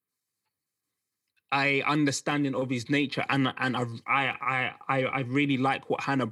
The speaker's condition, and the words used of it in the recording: Stuttering. So saying one word takes longer.